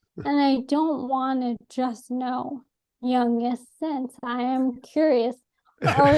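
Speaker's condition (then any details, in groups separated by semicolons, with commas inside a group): ALS; atypical case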